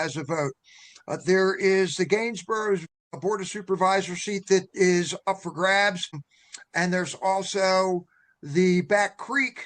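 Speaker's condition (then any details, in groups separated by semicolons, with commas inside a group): No condition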